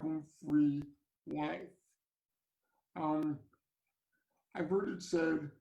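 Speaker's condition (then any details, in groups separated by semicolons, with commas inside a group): Cerebral palsy; from birth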